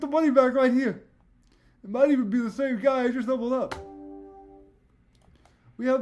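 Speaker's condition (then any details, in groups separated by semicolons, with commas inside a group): Cerebral palsy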